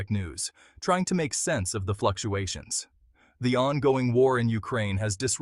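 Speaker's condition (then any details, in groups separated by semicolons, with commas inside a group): No condition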